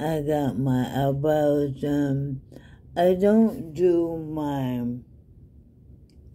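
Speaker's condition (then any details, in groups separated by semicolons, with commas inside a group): ALS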